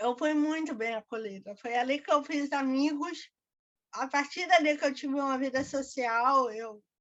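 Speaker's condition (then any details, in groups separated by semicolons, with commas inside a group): Cerebral palsy; birth brain injury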